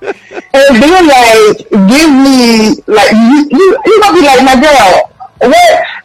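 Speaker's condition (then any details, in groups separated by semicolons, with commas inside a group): Stutter; stutter since age 3; repeated sounds, prolonged sounds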